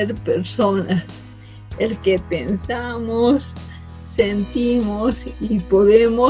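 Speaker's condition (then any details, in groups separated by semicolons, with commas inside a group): Cerebral palsy from birth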